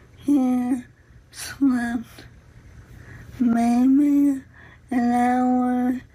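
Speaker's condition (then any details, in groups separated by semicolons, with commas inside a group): ALS; cause attributed to bacterial infection, treated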